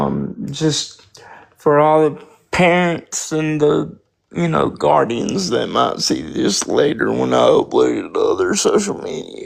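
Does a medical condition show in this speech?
Yes: spastic quadriplegic cerebral palsy.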